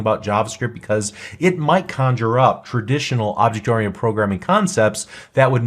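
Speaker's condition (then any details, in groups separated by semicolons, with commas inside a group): No condition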